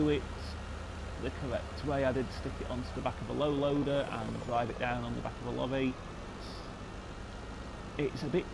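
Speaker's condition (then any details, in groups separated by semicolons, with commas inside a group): No condition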